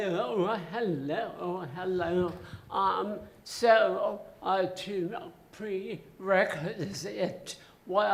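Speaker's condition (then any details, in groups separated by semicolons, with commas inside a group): Essential tremor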